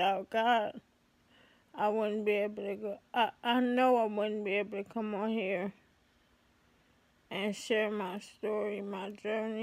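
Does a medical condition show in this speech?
Yes: ALS; affects hands.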